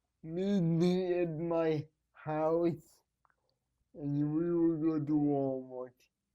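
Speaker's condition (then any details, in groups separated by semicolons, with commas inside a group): Cerebral palsy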